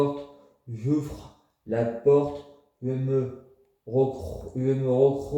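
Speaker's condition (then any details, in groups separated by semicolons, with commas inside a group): Multiple sclerosis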